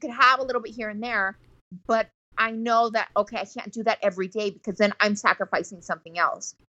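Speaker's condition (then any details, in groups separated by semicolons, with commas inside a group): No condition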